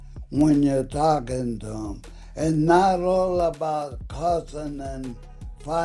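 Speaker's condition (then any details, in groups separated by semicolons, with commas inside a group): ALS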